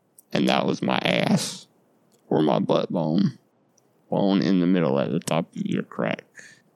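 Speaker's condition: Duchenne muscular dystrophy; lifelong

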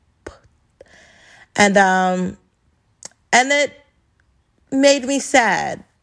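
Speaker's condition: Stuttering; traumatic brain injury; stumbles on words, may ramble; blocks

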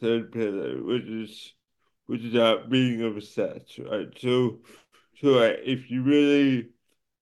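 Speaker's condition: Cerebral palsy; affects speech and motor skills

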